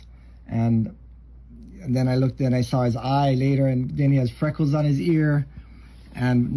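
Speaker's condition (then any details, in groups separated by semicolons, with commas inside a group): No condition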